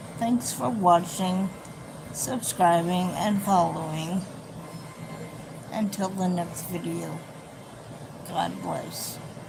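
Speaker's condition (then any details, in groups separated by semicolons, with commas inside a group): Cerebral palsy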